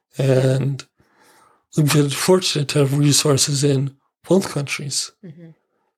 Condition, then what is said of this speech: ALS (motor neuron disease). And so we notice actually that his voice, his swallowing, everything is improved when we're in a humid climate.